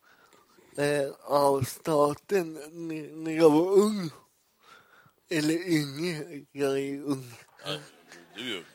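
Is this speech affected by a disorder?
Yes: cerebral palsy; struggled with self-care as a child.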